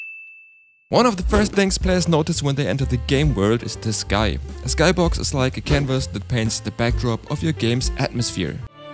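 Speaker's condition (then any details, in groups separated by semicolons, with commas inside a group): No condition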